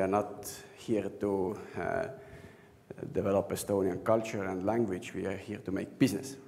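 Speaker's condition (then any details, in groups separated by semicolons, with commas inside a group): No condition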